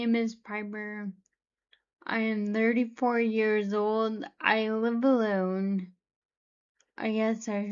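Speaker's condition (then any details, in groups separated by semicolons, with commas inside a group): Friedreich's ataxia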